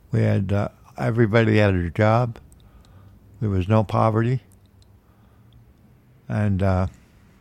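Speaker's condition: Parkinson's disease; man aged 73

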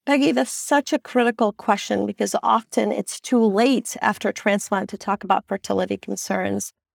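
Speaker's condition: No condition

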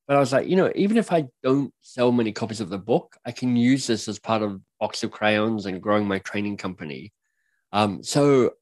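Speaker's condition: Cleft lip and palate; speech impediment

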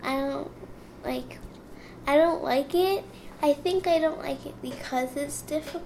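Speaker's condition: Cerebral palsy; gym

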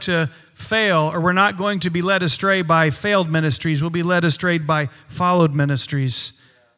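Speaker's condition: No condition

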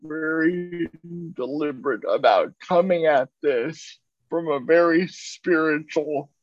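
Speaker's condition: Cerebral palsy; uses a wheelchair

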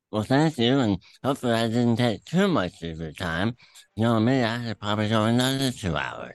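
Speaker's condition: Throat cancer; throat cancer three times

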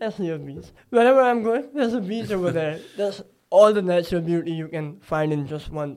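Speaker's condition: Cleft palate; talks from nasal cavity, speech sounds different, listeners try harder to understand

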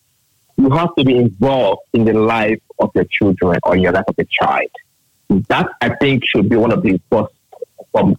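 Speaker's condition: No condition

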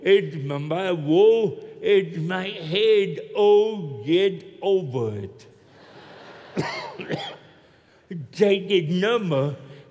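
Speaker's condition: Cerebral palsy; still talks funny, still walks with limp

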